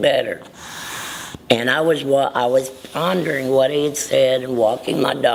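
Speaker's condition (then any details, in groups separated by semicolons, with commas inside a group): Laryngectomy for throat cancer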